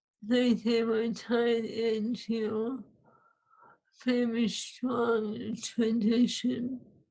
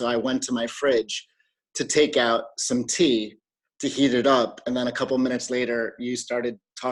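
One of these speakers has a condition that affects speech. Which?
The first: ALS; feeding device implanted after losing ability to eat; swallowing lost.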